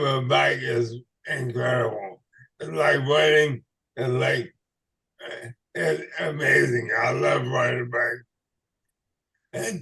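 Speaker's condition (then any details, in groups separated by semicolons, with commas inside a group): ALS/MND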